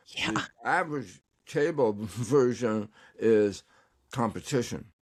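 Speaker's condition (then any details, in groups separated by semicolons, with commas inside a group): Tongue cancer; partial tongue removal, tongue paralyzed by tumor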